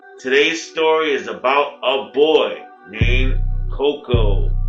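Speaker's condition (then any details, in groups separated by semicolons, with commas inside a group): No condition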